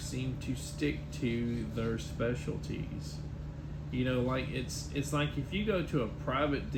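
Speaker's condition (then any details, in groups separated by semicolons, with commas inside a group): No condition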